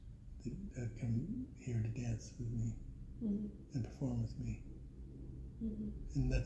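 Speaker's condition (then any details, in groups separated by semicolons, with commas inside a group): Parkinson's; voice weakened by Parkinson's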